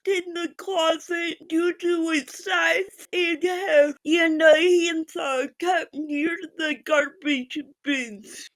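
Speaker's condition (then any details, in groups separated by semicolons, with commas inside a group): Physical speech impairment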